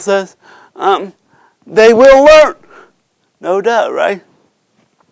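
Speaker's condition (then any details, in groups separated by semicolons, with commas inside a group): Cerebral palsy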